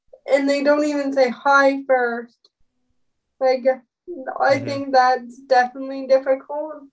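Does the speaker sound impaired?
Yes: spastic cerebral palsy; spastic cerebral palsy with rare dystonia, all four limbs, more severe than Mihai's; dystonia increases spasms in back and legs, mostly manual wheelchair, powered when unable to push.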